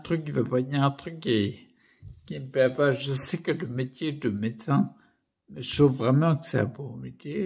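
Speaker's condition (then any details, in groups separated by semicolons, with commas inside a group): Primary progressive multiple sclerosis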